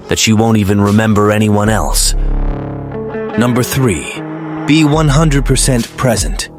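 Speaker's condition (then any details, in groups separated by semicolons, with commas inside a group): No condition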